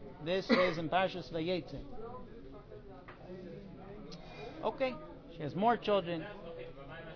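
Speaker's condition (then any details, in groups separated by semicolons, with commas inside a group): No condition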